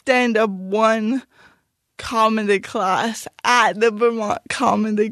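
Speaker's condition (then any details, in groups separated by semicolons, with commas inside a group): Cerebral palsy; speech noticeably affected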